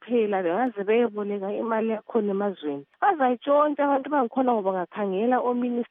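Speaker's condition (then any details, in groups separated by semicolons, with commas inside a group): No condition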